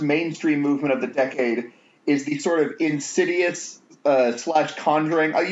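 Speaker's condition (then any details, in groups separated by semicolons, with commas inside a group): No condition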